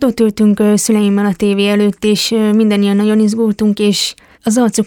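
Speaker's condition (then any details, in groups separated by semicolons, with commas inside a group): Hearing impairment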